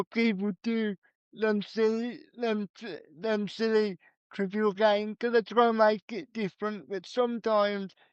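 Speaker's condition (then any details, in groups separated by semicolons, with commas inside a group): Cerebral palsy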